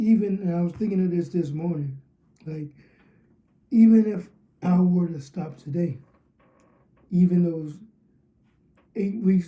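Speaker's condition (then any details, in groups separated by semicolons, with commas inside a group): Cerebral palsy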